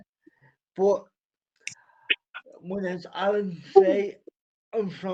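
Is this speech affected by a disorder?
Yes: cerebral palsy.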